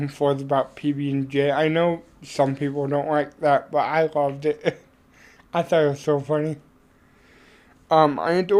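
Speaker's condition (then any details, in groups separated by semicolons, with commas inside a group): Cerebral palsy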